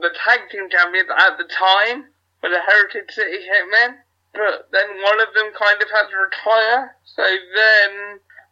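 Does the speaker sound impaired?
Yes: cerebral palsy; wheelchair user, unable to wrestle actively.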